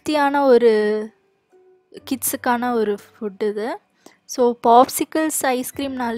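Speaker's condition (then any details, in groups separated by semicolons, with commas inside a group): No condition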